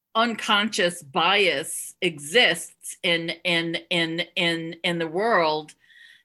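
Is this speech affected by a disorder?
Yes: stuttering; mild to moderate stuttering, about one year of past speech therapy; stutter relatively easy to hide, past years of avoidance, word substitution, exhausting word planning; here repeated words.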